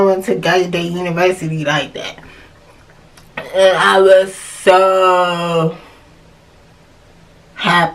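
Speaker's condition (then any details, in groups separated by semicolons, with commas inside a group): Cerebral palsy; hard of hearing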